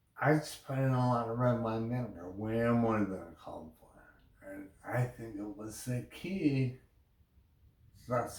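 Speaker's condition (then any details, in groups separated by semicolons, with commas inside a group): Brain injury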